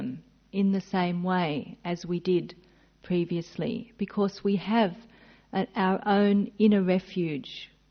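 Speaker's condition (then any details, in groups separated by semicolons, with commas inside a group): No condition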